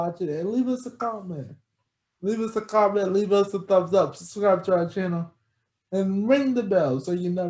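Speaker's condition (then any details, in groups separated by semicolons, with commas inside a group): Cerebral palsy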